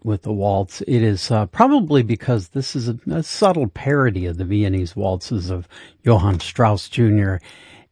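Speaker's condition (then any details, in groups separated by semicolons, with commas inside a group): No condition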